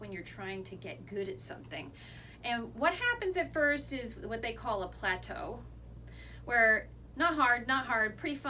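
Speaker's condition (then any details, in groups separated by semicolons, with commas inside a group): No condition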